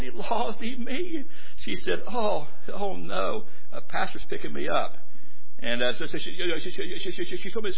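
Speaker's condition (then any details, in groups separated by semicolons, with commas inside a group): Stuttering; struggled with it for a while, adults at gadsdale said stutter barred preaching; stutters less and talks slower when heartbroken; repeated sounds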